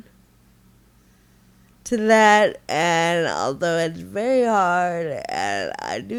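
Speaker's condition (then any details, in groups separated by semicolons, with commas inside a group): Friedreich ataxia, severe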